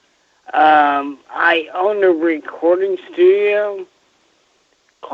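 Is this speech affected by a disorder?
Yes: Friedreich's ataxia.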